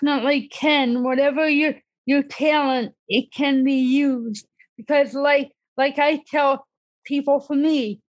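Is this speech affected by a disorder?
Yes: cerebral palsy; disability since childhood.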